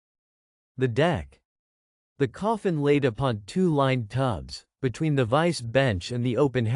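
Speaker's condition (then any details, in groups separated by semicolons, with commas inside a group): No condition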